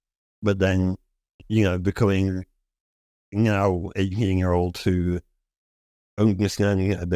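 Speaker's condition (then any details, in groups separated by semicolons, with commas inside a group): Spinal muscular atrophy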